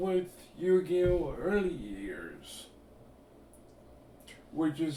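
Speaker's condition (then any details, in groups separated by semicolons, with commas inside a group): Cerebral palsy; limbs affected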